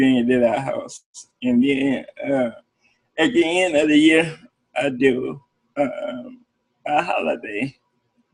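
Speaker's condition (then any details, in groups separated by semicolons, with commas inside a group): Cerebral palsy; from birth; speech therapy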